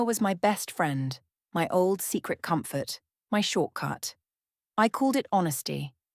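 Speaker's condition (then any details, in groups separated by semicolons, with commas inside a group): No condition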